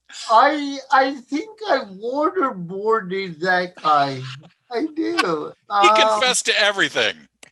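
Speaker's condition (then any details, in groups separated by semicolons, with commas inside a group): Cerebral palsy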